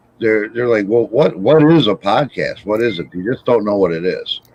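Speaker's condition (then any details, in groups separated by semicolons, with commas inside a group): No condition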